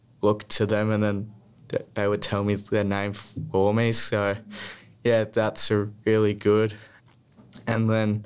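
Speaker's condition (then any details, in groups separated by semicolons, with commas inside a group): Stutter; childhood stutter, therapy grades 1-4, smooth speech at Box Hill Clinic 2 years from 14-15; prolonged sounds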